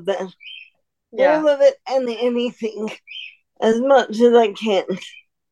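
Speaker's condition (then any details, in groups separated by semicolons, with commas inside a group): Cerebral palsy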